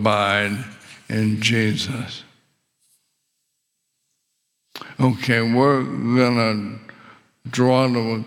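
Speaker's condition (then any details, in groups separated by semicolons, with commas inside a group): ALS; paralysis expected within a year or two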